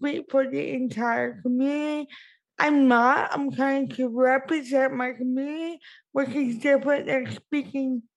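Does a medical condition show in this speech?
Yes: cerebral palsy; impaired speech, speaks concisely and quickly to hold listeners' attention.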